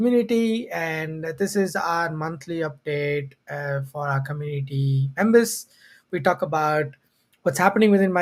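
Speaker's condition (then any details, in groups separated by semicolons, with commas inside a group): No condition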